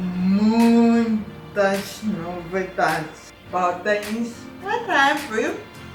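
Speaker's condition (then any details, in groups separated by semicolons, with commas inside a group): Cerebral palsy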